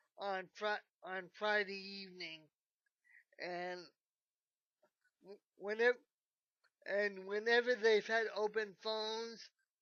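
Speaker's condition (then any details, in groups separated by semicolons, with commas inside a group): Cerebral palsy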